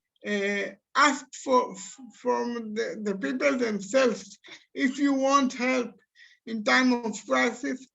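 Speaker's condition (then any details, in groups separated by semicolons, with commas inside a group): Cerebral palsy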